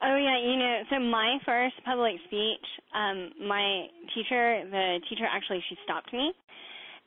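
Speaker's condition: Cleft palate; congenital cleft palate, about 7 years of speech therapy

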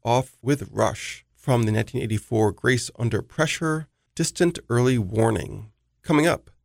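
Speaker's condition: No condition

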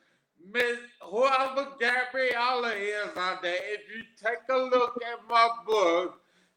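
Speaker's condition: Aphasia after stroke; aphasia after three strokes, onset as young man, wheelchair user; about 13 years since stroke; talks a little different, listeners must work to understand

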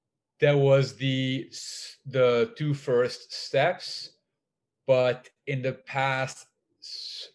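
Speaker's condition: Stutter; stutter from birth, neurological, severe growing up in Lebanon, avoided speaking; still stutters, breathing technique to control stutter, Toastmasters, speaking practice with strangers; blocking, getting stuck on words for long periods, worse in some periods; repeated sounds, prolonged sounds

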